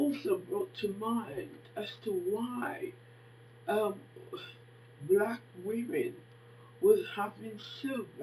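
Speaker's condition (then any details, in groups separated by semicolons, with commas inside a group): Facial palsy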